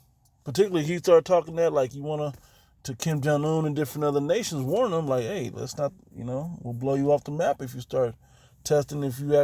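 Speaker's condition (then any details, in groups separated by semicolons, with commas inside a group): No condition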